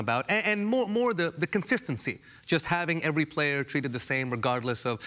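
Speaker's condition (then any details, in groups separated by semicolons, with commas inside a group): No condition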